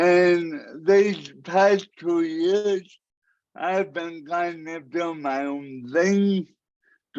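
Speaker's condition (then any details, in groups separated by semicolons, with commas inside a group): Cerebral palsy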